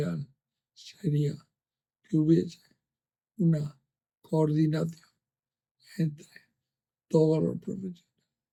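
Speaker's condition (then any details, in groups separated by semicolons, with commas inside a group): ALS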